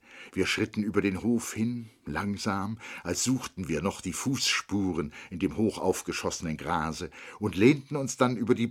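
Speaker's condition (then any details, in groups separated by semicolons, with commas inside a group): No condition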